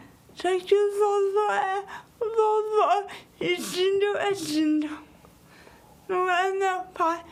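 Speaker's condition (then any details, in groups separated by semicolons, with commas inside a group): Cerebral palsy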